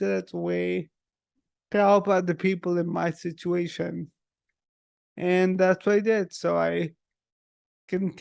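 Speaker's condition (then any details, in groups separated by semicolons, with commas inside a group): Multiple sclerosis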